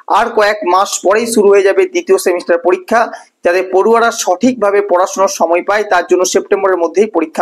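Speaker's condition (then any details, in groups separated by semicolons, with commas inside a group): No condition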